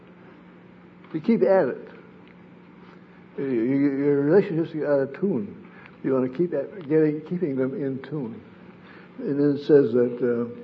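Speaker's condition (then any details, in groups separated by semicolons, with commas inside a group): Parkinson's disease; sleep disrupted, wakes around 3 am unable to return to sleep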